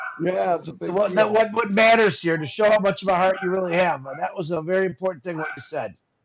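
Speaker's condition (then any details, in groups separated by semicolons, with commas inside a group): No condition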